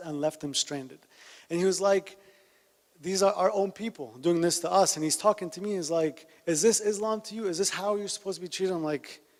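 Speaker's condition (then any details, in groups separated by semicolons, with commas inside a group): No condition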